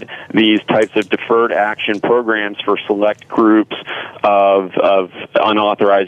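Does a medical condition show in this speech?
No.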